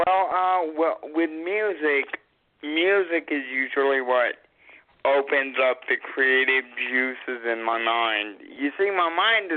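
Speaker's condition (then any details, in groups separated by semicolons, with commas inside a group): Cerebral palsy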